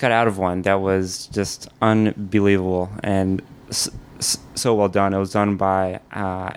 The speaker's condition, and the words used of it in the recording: Stuttering. It's, and it seems like that attitude kind of carries your physical speech as well.